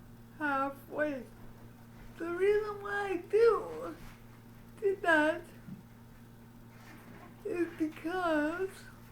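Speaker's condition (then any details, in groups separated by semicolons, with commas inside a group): Cerebral palsy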